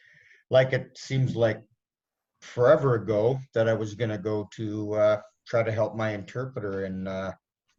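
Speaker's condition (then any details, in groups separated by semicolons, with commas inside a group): No condition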